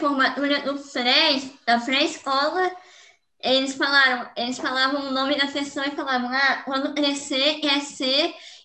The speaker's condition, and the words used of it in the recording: Cleft palate. E claro que a minha voz ainda tem muito para melhorar, mas eu vejo que se não fosse a